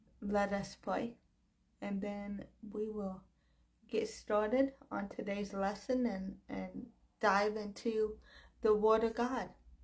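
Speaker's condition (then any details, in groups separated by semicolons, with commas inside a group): Cerebral palsy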